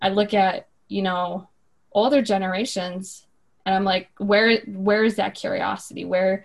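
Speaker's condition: No condition

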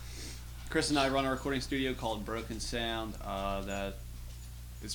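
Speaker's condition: No condition

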